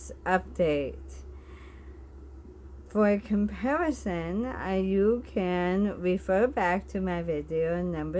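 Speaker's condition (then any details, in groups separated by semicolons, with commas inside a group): Bulbar onset ALS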